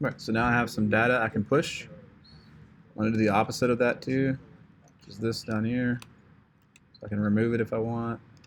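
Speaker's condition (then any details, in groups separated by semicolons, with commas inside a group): No condition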